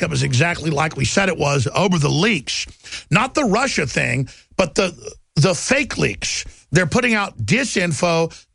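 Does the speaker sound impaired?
No.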